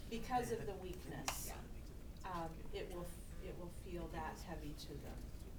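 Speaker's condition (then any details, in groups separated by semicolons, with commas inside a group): No condition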